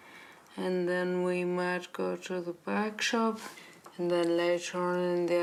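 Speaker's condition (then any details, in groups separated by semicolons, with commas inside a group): Severe traumatic brain injury, right-sided ataxia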